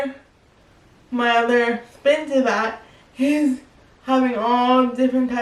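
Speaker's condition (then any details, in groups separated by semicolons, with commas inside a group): Spastic quadriplegic cerebral palsy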